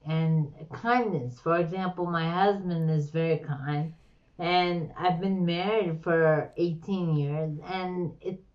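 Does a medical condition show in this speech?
Yes: slurred speech.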